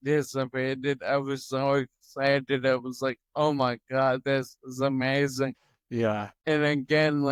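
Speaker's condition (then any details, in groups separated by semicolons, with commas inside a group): Toxic leukoencephalopathy, locked-in syndrome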